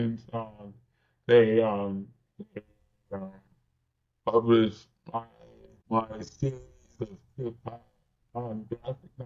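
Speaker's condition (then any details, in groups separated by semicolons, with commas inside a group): Cerebral palsy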